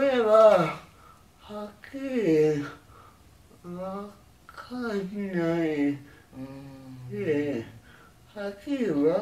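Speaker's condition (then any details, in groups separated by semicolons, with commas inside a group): Cerebral palsy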